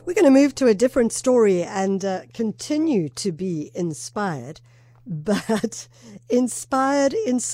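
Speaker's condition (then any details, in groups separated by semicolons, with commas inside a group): No condition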